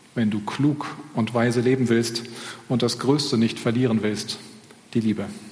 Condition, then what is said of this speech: No condition.